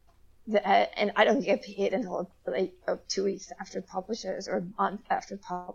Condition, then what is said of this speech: Spasmodic dysphonia. I just sound like this. I'm not nervous. I always sound like this.